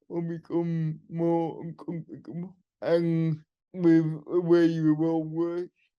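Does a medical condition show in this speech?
Yes: cerebral palsy; wheelchair user.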